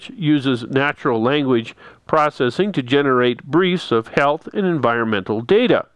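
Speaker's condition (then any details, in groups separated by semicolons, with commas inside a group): No condition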